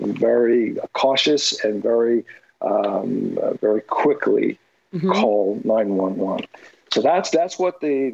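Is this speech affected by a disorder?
Yes: aphasia after massive stroke; massive ischemic stroke, initially global aphasia, paralysis of one half of body; ongoing aphasia, daily language practice, visual comprehension work, doctors predicted plateau after two-year window; initially could not speak, understand speech or read, now halting repetitive speech, word-finding gaps.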